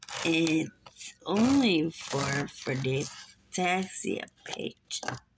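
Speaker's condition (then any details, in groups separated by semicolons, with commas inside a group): Muscular dystrophy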